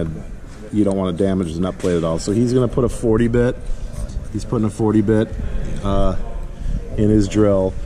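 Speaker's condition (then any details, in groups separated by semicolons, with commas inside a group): No condition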